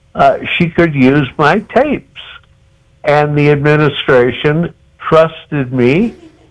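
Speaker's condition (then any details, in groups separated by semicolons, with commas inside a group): Cerebral palsy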